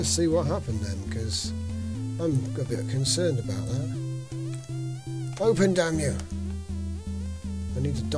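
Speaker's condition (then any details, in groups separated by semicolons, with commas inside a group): No condition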